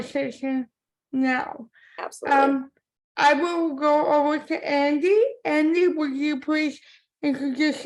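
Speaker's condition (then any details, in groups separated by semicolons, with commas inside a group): Cerebral palsy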